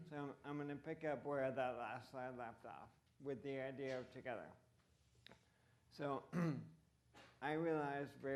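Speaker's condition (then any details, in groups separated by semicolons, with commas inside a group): ALS; age 39, about 2.5 years since diagnosis; voice impacted, reduced fluency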